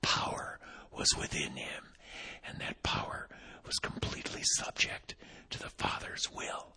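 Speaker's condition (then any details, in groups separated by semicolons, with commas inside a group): Vocal cord paralysis, unilateral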